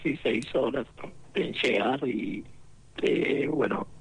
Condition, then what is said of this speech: Laryngectomy. Y lo tenemos, después de un cáncer de laringe, hablando sin sistema de ayuda aquí en el aire de Radio Provincia.